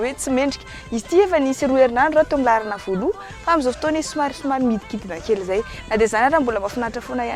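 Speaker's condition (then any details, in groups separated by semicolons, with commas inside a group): No condition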